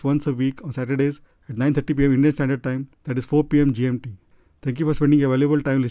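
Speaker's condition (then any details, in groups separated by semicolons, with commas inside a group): No condition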